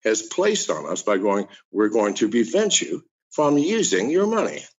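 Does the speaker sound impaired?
No.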